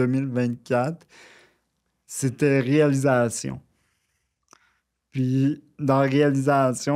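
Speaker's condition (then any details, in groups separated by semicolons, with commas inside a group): Cerebral palsy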